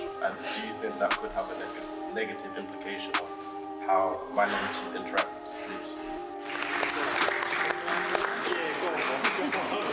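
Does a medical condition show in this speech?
No.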